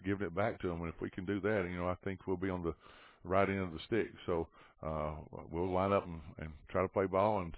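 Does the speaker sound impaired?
No.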